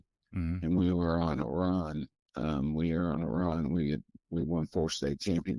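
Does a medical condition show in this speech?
Yes: primary progressive multiple sclerosis.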